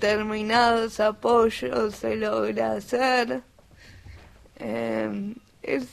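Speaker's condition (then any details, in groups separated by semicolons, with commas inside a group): Cerebral palsy; acquired language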